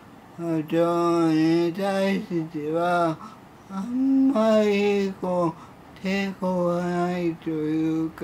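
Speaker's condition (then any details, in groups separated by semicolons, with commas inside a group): Cerebral palsy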